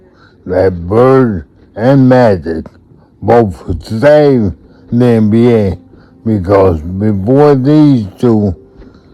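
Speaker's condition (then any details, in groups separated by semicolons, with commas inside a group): Multiple sclerosis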